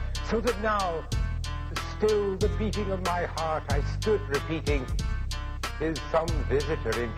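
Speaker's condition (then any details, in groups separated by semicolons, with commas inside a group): No condition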